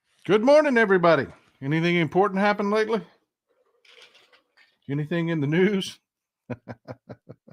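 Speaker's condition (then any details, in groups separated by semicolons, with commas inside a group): No condition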